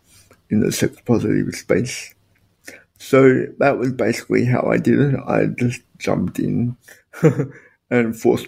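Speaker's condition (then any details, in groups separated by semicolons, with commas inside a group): Spastic quadriplegic cerebral palsy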